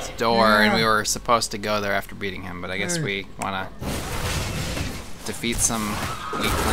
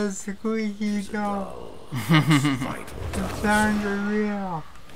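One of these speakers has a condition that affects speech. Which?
The second: cerebral palsy.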